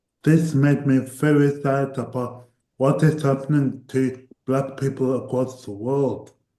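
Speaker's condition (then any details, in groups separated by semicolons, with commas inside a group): Cerebral palsy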